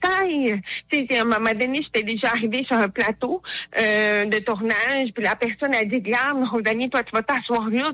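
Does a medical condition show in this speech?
Yes: hearing loss; disability not very visible.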